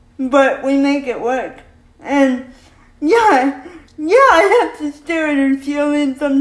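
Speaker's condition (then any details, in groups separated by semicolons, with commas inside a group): Cerebral palsy; uses wheelchair; can speak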